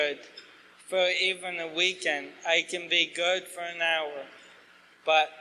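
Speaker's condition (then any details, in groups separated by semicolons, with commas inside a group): ALS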